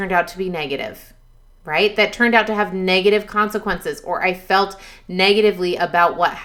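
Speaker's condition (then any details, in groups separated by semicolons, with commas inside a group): No condition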